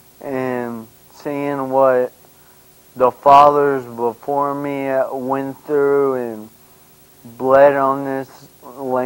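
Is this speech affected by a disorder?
Yes: brain injury.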